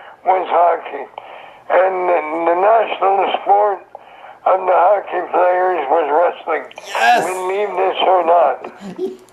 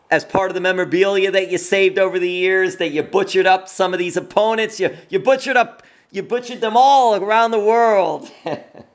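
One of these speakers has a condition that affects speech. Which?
The first: throat cancer; survivor.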